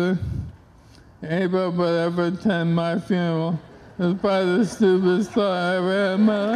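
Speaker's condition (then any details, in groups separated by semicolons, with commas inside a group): ALS; onset left hand and arm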